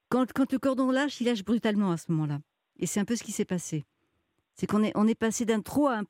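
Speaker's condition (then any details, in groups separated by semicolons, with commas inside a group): No condition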